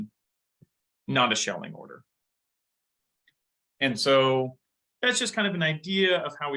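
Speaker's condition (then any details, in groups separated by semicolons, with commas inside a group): No condition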